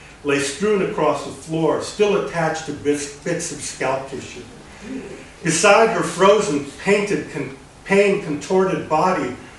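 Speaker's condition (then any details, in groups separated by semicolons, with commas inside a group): No condition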